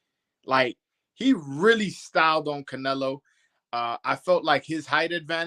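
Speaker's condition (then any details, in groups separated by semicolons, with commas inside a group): No condition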